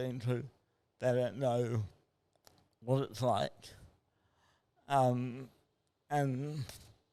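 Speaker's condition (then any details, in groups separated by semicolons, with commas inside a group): Cerebral palsy; from birth, no breathing for 37 minutes after birth; walks and talks, rides trike, improved with therapy, slow typing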